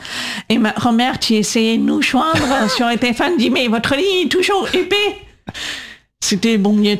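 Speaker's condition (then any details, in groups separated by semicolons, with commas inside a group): Profound congenital deafness, congenital, due to cytomegalovirus (CMV); cochlear implants left 8.5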